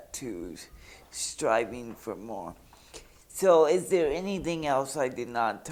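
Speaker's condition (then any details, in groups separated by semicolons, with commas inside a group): Cerebral palsy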